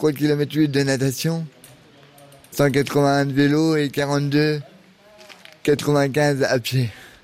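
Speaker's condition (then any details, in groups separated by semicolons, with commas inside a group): Cerebral palsy; cerebral palsy from extreme prematurity, born at six months, twin pregnancy, neuromotor brain cells damaged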